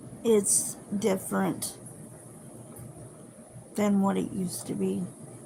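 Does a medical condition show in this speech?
Yes: cerebral palsy.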